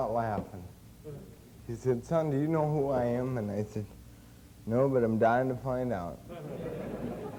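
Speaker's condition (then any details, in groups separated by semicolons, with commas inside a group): Cerebral palsy; since birth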